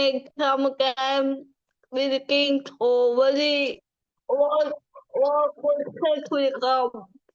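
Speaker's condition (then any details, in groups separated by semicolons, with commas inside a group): Cerebral palsy; from birth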